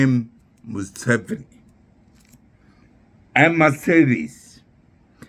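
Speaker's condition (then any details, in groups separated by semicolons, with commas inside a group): Neurological disease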